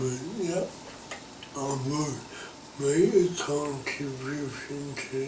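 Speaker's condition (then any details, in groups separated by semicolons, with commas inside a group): Cerebral palsy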